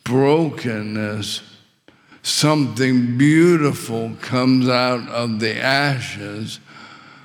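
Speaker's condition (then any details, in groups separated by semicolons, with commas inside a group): ALS; muscles falling apart throughout body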